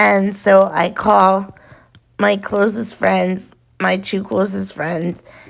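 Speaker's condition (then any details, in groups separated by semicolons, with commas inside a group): Cerebral palsy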